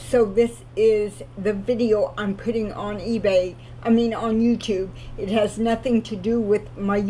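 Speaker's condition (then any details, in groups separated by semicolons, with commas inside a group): Cerebral palsy; cannot walk, crawls to get around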